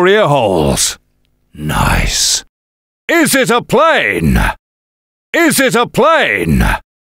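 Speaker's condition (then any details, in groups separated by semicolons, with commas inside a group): No condition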